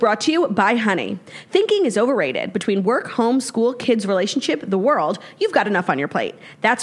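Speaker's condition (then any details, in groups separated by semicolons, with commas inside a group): No condition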